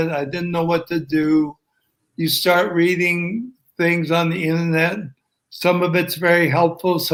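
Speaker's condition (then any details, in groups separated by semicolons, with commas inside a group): ALS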